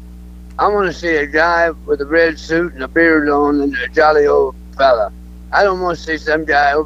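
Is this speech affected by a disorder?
Yes: throat cancer; quit podcasts over it.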